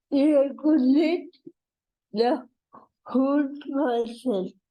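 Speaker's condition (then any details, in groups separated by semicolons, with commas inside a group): Cerebral palsy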